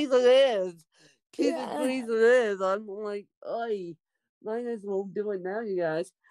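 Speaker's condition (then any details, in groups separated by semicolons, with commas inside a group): Cerebral palsy, mixed, moderate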